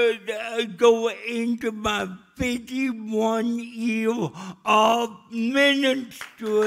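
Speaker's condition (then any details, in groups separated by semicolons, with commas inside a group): Cerebral palsy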